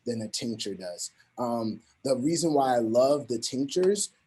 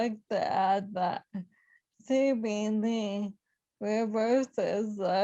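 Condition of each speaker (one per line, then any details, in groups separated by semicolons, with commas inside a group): No condition
ALS; over seven years since onset, cannabis for symptoms; weak voice, prepared speech, easier speech after cannabinoids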